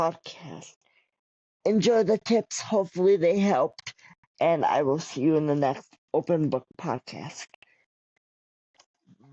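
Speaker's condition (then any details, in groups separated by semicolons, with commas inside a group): Cerebral palsy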